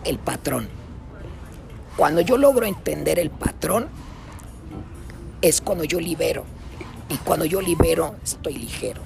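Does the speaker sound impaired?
Yes: laryngectomy after throat cancer, esophageal speech; had to relearn to speak with voz serismofónica after surgery.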